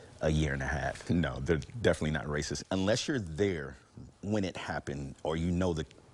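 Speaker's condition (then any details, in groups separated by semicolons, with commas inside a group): No condition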